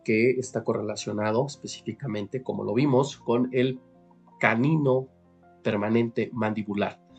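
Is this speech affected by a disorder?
No.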